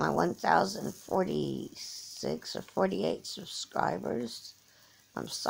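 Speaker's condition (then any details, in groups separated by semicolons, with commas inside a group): Cerebral palsy; from birth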